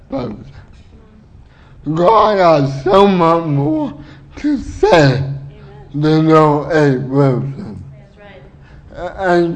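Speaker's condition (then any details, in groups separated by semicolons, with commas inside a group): Cerebral palsy; uses wheelchair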